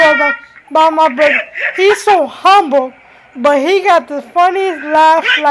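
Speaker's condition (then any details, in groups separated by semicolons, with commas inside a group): Cerebral palsy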